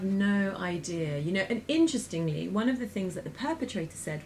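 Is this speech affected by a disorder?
No.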